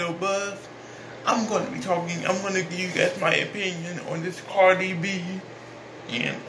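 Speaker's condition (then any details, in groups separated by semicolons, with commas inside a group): Cerebral palsy; speech is not the best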